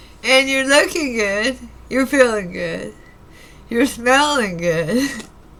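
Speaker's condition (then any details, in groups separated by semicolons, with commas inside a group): Throat cancer radiation damage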